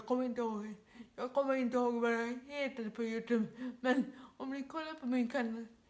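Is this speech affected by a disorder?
Yes: dyskinetic cerebral palsy, severe.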